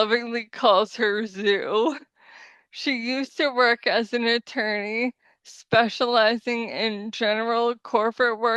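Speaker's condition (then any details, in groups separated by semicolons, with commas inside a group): ALS; diagnosed before age 35; voice loss early on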